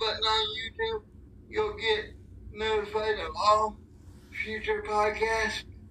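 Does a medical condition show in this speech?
Yes: cerebral palsy; physically challenged.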